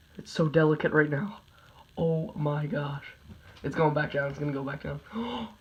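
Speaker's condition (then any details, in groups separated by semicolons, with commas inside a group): No condition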